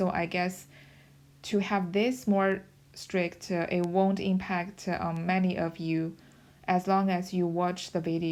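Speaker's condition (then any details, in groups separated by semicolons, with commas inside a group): No condition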